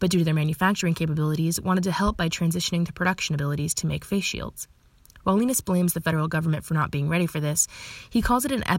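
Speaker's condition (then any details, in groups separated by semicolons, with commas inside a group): No condition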